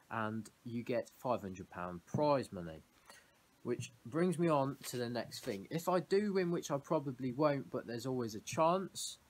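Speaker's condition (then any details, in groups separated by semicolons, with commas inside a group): No condition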